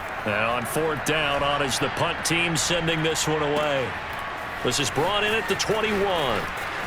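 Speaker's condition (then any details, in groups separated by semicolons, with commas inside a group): No condition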